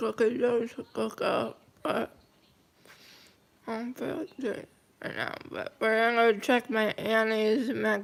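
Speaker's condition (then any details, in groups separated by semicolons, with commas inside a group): Cerebral palsy, mild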